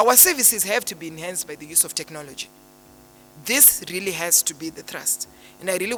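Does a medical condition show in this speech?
No.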